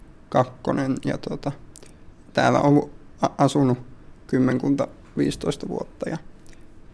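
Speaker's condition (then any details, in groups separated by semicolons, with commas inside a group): Duchenne muscular dystrophy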